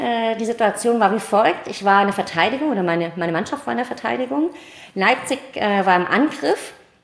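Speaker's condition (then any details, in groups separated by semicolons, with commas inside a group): Cleft palate, mild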